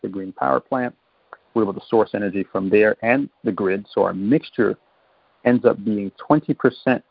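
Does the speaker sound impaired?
No.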